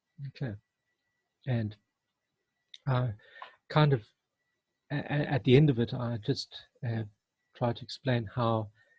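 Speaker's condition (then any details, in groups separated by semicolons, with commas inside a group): No condition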